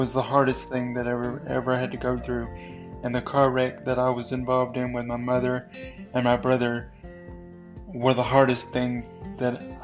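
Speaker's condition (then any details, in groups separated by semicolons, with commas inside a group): Cerebral palsy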